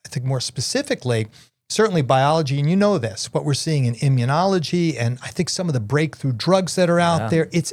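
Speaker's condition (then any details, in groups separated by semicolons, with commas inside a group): No condition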